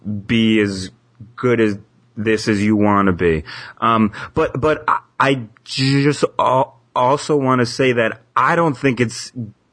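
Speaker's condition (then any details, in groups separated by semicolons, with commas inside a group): Stuttering; person who stutters; in psychotherapy, helping with letting go and accepting stuttering; stutter-like tension when signing own name, worse under pressure or with people watching; repeated words, prolonged sounds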